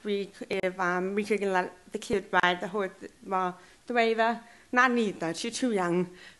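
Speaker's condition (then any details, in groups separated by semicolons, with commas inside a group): Deaf and hard of hearing; since childhood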